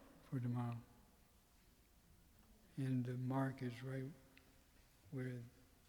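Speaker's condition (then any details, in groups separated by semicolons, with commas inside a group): Parkinson's; tremor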